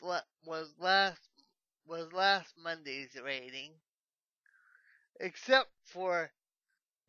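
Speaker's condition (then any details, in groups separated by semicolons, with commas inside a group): Cerebral palsy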